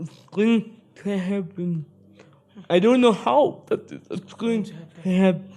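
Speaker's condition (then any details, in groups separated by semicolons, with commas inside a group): Spastic cerebral palsy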